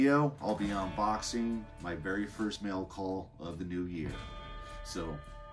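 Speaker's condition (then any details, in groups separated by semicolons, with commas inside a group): No condition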